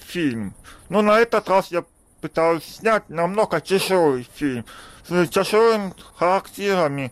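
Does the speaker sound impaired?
Yes: deafness; congenital deafness, reads lips, attended school for deaf, no hearing aid worn in childhood; hears poorly; able to speak despite poor hearing.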